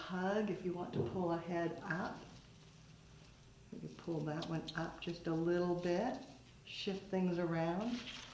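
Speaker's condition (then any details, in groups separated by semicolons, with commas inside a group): No condition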